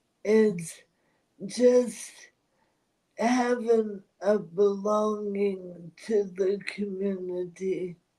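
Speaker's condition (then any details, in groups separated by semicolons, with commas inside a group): ALS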